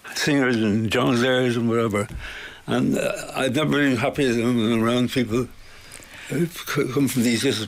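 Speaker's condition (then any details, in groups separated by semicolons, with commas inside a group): Parkinson's; voice ties up sometimes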